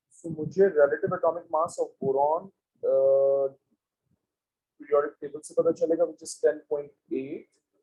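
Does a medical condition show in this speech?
No.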